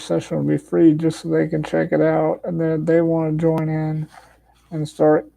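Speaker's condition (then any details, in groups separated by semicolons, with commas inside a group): Cerebral palsy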